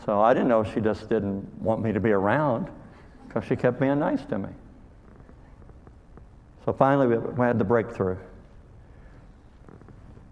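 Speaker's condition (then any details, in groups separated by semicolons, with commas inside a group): Cleft lip and palate; called hair lip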